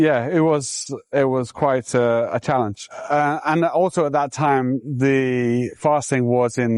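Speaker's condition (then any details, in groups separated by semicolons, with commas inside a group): No condition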